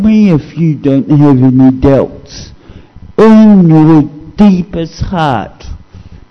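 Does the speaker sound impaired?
Yes: cerebral palsy; discovered at age 2.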